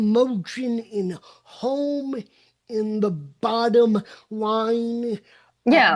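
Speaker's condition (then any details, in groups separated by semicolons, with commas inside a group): Cerebral palsy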